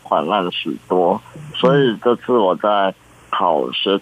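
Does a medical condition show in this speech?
Yes: congenital muscular dystrophy; present from birth; gradually losing strength, pen handwriting difficult.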